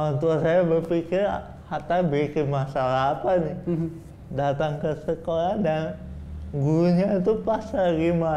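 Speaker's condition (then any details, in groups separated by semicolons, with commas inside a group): Cerebral palsy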